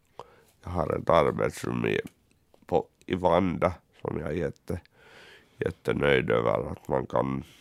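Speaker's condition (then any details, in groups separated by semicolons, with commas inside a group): Cerebral palsy; uses wheelchair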